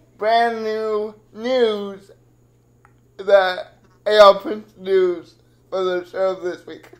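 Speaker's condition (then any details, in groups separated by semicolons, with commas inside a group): Cerebral palsy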